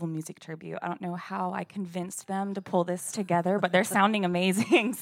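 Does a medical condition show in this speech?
No.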